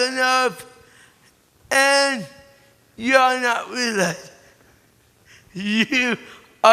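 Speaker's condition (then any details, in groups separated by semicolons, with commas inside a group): Cerebral palsy; born premature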